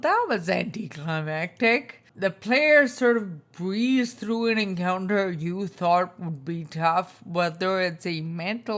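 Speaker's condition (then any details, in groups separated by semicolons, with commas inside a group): Spinocerebellar ataxia type 2, SCA2; tongue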